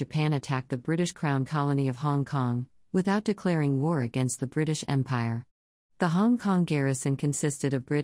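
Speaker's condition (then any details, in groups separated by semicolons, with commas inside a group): No condition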